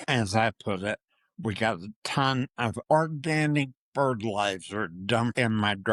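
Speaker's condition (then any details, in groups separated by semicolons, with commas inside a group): Parkinson's disease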